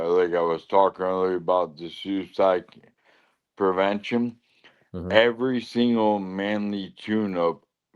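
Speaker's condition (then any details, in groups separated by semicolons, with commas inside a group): Lou Gehrig's disease (ALS)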